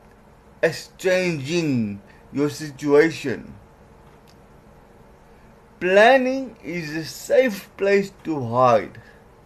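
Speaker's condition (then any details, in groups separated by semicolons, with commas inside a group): Cerebral palsy; worse when mouth tires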